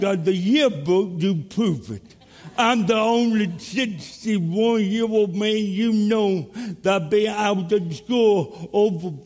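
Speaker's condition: Cerebral palsy; speech impediment

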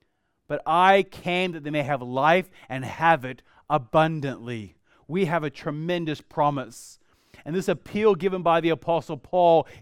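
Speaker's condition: No condition

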